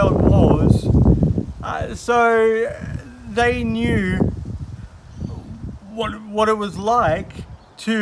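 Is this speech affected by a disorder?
Yes: cerebral palsy.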